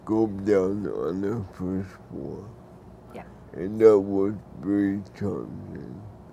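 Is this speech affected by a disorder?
Yes: cerebral palsy.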